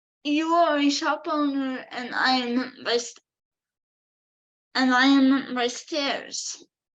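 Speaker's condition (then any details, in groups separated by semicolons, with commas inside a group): Cerebral palsy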